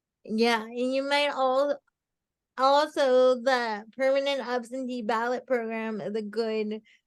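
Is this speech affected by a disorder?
Yes: cerebral palsy.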